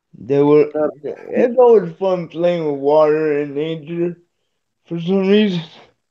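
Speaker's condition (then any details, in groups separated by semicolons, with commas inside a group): Cerebral palsy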